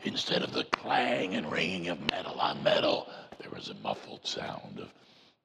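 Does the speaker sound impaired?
Yes: voice box removal needed; voice box removal advised, saw doctor for more details.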